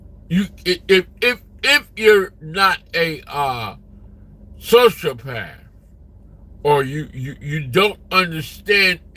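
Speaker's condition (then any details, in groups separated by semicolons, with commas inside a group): Slurred speech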